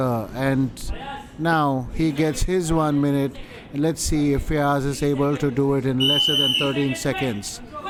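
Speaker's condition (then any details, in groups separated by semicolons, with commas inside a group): No condition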